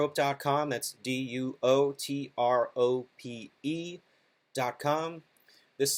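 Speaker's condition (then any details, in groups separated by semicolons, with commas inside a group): No condition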